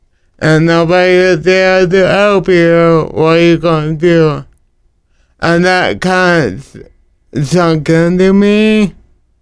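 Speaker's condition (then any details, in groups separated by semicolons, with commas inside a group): Cerebral palsy; talking affected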